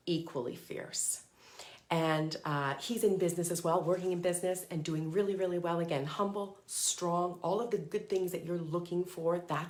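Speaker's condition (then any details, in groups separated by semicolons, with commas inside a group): No condition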